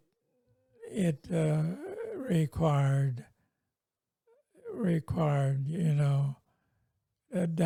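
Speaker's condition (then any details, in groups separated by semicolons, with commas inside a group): Multiple sclerosis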